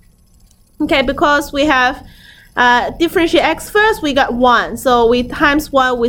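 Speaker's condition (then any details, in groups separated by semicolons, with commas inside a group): No condition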